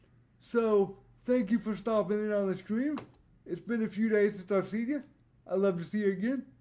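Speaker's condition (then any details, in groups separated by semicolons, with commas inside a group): Cerebral palsy; voice tone sometimes odd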